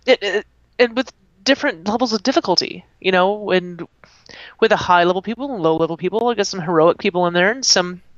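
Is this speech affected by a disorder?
No.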